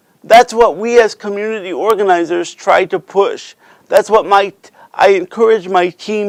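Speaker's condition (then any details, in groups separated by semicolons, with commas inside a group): Cerebral palsy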